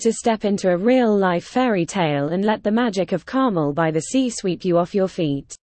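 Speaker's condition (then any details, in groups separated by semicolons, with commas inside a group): No condition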